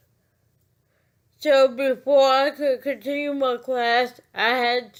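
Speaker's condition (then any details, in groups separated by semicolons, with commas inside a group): Cerebral palsy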